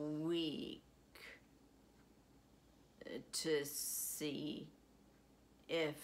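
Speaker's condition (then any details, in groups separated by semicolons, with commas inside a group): Essential tremor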